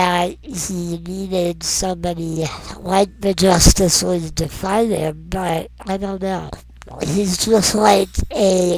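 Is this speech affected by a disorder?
Yes: non-progressive muscular dystrophy.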